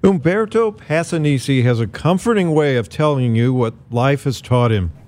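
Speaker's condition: No condition

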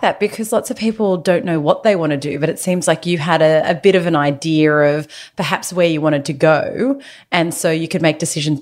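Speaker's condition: No condition

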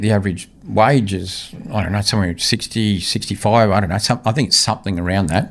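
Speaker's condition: No condition

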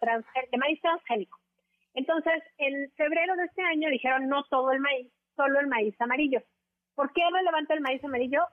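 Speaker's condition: No condition

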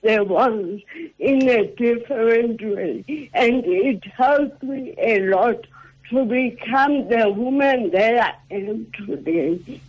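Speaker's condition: Cerebral palsy; affects speech

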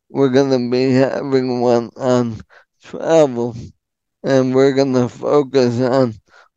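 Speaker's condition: ALS; frequent throat clearing

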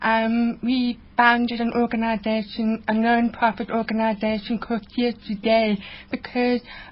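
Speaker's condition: Profound hearing loss; congenital, no family history, diagnosed at 9 months, cochlear implant at Tigerberg unit in early 20s; learned to speak through extensive speech therapy with parent and speech therapist after diagnosis

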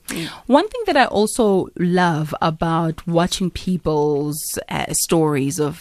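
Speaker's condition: No condition

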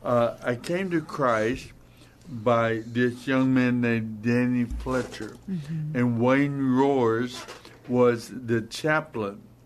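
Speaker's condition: Hemorrhagic stroke, hemorrhagic, basal ganglia

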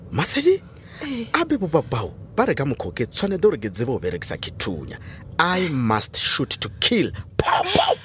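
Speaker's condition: No condition

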